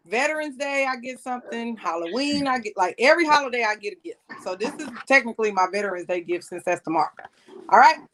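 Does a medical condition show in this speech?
No.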